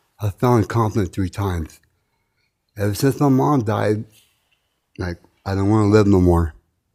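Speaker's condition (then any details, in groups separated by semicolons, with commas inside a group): Tardive dyskinesia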